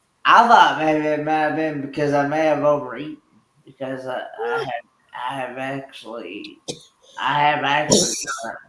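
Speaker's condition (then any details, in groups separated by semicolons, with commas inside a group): Cerebral palsy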